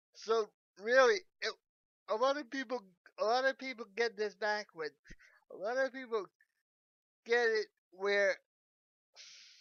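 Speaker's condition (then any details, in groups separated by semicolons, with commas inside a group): Cerebral palsy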